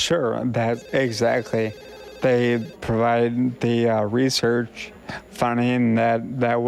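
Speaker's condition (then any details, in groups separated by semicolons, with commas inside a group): Friedreich's ataxia; symptoms from high school, diagnosed years later, worsening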